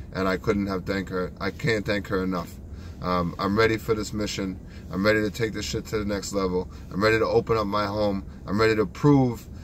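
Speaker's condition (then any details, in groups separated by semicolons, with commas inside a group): No condition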